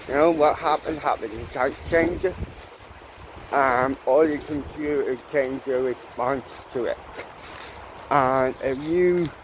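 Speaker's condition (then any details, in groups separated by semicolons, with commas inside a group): Cerebral palsy, ataxic, mild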